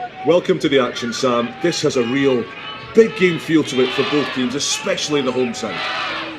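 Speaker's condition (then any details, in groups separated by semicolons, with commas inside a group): No condition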